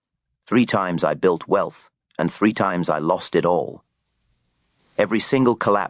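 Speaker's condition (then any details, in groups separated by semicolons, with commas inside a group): No condition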